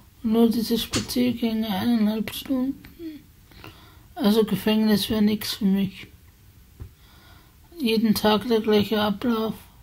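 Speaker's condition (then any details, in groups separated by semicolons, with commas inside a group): Spasticity from birth; multiple sclerosis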